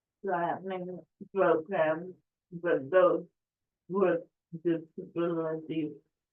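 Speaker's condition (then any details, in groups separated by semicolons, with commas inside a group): Cerebral palsy; affects speech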